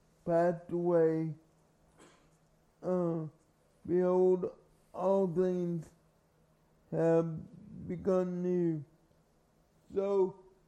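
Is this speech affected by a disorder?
Yes: cerebral palsy; from birth.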